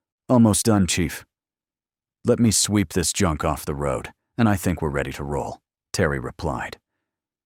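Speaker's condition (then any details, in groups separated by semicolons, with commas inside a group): No condition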